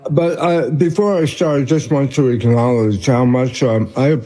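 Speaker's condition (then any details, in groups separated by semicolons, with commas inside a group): Tongue cancer; seen by ear nose throat doctor, throat scan malignant, later scan benign tumor; slurred speech; slurred speech attributed to tongue cancer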